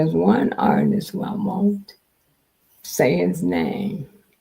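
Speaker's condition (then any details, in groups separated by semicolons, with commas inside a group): Multiple sclerosis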